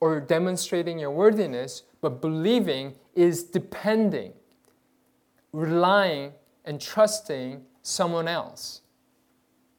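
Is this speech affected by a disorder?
No.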